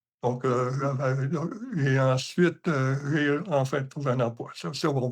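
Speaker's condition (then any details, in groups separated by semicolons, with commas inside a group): Hemiparalysis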